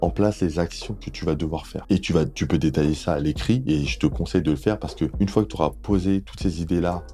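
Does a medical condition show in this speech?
No.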